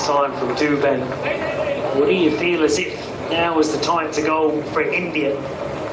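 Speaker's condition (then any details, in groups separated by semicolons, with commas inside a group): No condition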